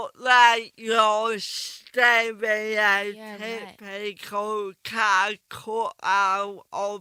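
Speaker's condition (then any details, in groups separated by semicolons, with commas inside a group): Ataxic cerebral palsy; slow speech rate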